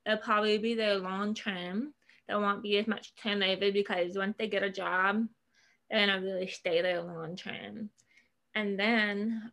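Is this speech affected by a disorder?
Yes: hearing loss; trouble following speech when others turn away or approach from behind.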